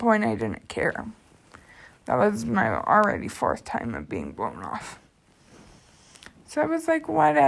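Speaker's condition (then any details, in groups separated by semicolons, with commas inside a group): Cerebral palsy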